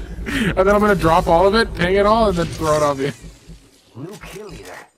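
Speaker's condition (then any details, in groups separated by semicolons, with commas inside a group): No condition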